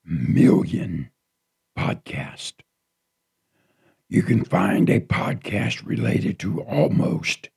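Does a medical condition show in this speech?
Yes: partial laryngectomy from cancer; raspy voice, may be hard for listeners.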